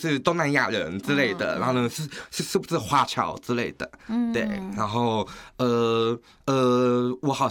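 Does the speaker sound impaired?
Yes: hearing impairment, progressive acquired hearing loss; gradually progressive; slight accent, mistaken for ABC, Southeast Asian or overseas Chinese, otherwise clear, normal word order.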